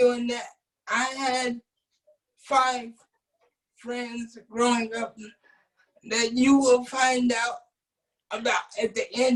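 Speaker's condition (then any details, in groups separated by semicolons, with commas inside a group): Cerebral palsy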